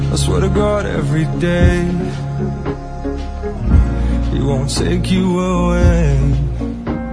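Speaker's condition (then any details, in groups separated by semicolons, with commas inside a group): No condition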